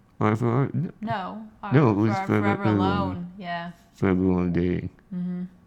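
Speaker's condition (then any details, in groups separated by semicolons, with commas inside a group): Spinal muscular atrophy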